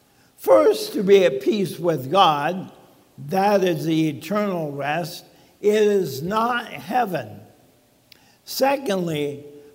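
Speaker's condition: ALS; talking funny

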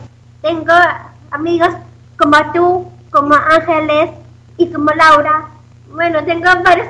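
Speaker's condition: Down syndrome; self-described good language

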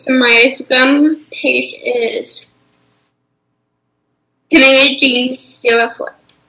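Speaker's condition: Down syndrome; age 13

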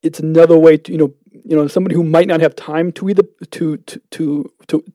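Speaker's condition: Stuttering; lifelong stuttering; repeated words, prolonged sounds

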